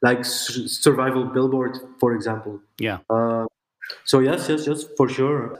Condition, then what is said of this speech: Stuttering. I also stutter sometimes, so it would be really difficult for me to uh, function in a real job because I have some friends